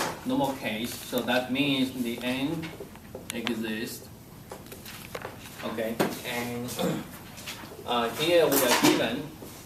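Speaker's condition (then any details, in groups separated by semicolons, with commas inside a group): No condition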